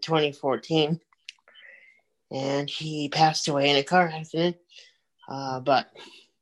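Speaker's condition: Cerebral palsy; physical and occupational therapy

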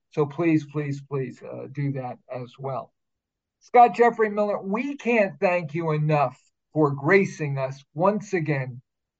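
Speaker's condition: No condition

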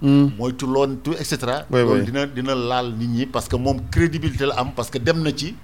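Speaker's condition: No condition

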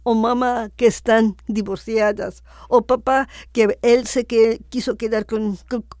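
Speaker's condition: Down syndrome; adult woman

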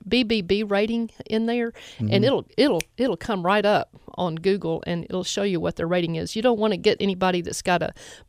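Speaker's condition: No condition

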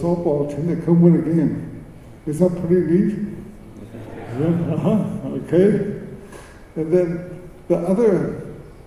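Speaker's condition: Cerebral palsy; speech

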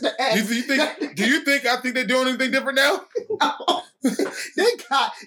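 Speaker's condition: No condition

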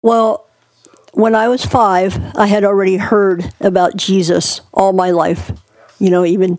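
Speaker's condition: Cleft palate; hole in roof of mouth from birth, born two months premature, breathing problems, thirteen childhood surgeries; unable to speak as young child due to palate hole, surgeries gave ability to speak

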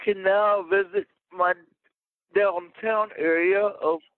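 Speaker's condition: Cerebral palsy; uses wheelchair

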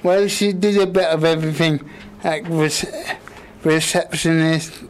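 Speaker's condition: Quadriplegic cerebral palsy; age 28

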